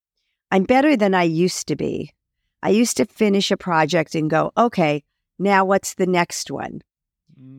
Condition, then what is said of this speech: No condition.